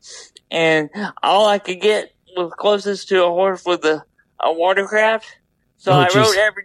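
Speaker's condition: Double hemiplegia cerebral palsy; horse therapy since age 5

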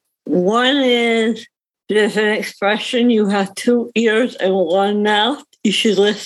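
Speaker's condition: Cerebral palsy; reading disability

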